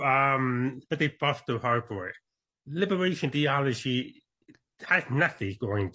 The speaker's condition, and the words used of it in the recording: Deafness. Well, I'll tell you what, you're already doing incredible because I would have not even thought of that.